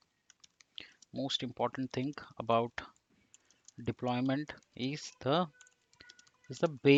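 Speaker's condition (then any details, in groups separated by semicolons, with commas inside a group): No condition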